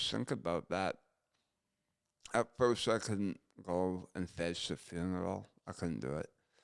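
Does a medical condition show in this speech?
Yes: gunshot injury to chin.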